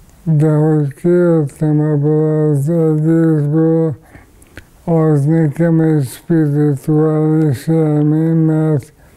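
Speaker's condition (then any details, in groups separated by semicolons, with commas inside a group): ALS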